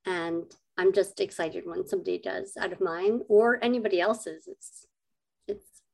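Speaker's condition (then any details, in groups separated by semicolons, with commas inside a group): Cleft lip and palate; adult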